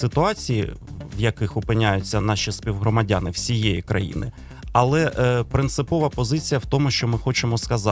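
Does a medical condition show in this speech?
No.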